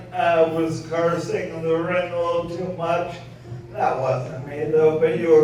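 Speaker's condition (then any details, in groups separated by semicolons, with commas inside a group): ALS; voice sounds impaired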